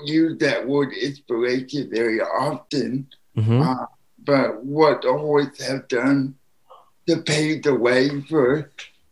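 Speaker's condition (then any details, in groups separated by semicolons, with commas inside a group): Spastic quadriplegic cerebral palsy; including on the course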